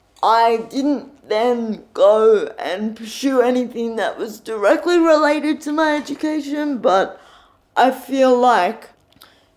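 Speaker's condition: Cerebral palsy; old wheelchair creaking and whirring audible in background

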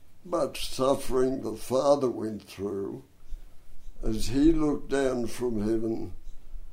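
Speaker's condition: Dystonia and cerebral palsy; hard-to-diagnose

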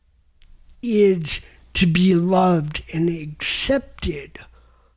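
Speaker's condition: Cerebral palsy; non-progressive

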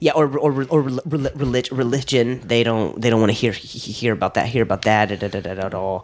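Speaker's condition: Stutter; repeats words, phrases and initial sounds; repeated sounds, repeated words

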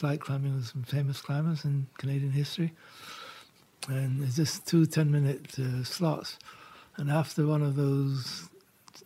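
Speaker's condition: Parkinson's; diagnosed about 4 years ago

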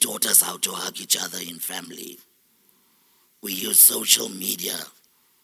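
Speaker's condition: Total laryngectomy; total laryngectomy for very rare deep laryngeal cancer, first in South Africa, breathes through neck; three years post-op, six operations in 18 months, surgeon Dr. Khalil Ismail, surgery four days post-diagnosis; relearned speech, formerly artificial robotic voice like Stephen Hawking, speaking about 18 months, self-described sexy voice

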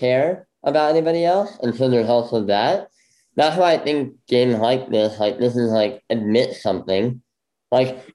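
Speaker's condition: Bilateral cleft lip; congenital bilateral

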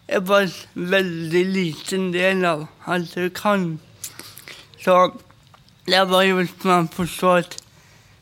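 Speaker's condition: Cerebral palsy; uses a walking stick

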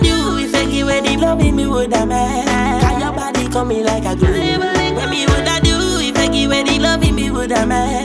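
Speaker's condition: No condition

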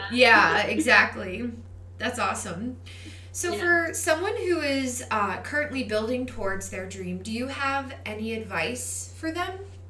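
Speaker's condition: No condition

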